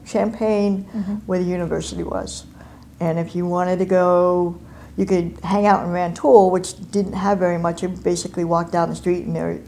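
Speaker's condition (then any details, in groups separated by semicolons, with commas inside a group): Cleft palate and cleft lip; over 30 years ago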